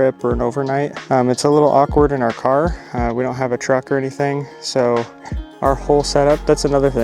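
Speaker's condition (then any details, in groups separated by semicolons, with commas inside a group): No condition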